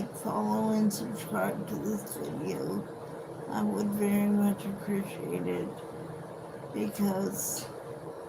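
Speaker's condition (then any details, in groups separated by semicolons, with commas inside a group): Cerebral palsy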